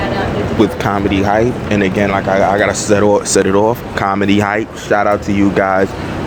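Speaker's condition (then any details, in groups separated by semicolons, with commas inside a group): No condition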